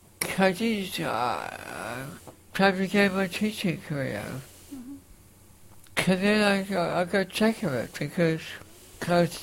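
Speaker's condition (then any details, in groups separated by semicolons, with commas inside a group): Facioscapulohumeral muscular dystrophy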